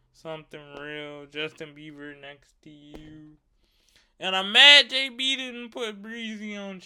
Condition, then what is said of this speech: Cerebral palsy. I want them to listen to what the fuck I have to say because I am living out here with cerebral palsy and I am talking very fluently.